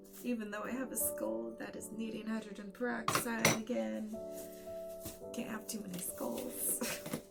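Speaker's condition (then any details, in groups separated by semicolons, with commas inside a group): No condition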